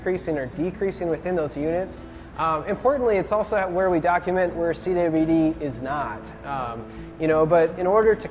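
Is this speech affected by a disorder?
No.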